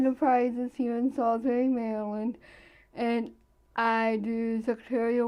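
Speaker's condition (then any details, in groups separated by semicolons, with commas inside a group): Cerebral palsy; present from birth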